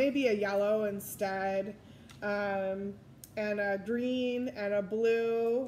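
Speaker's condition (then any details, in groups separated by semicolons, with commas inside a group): No condition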